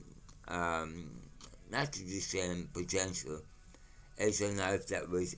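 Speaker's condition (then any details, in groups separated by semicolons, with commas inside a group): Mouth cancer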